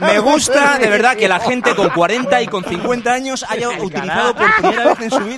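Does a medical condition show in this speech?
No.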